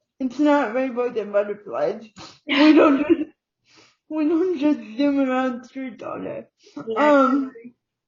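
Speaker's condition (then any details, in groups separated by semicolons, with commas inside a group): Cerebral palsy; uses wheelchair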